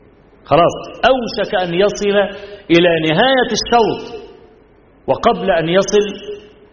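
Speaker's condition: No condition

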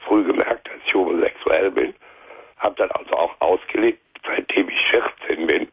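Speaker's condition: Laryngeal cancer; five nodules surgically removed from larynx, larynx can be preserved, no metastases found; hoarse voice, sounds somewhat like a cold

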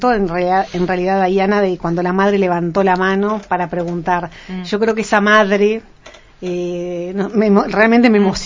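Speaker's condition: No condition

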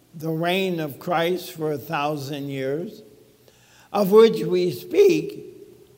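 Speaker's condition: ALS; talks funny, speech sounds abnormal

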